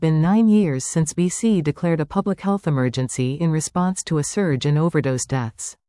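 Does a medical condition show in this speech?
No.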